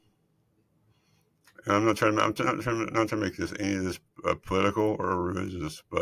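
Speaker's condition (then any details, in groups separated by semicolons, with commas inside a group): Multiple system atrophy; central hypoventilation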